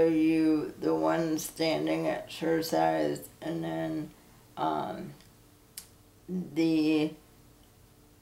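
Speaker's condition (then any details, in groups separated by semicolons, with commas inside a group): Cerebral palsy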